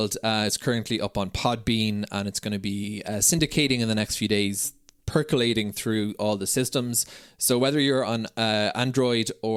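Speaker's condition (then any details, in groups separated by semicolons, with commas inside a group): No condition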